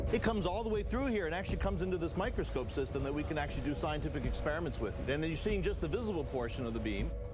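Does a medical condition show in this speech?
No.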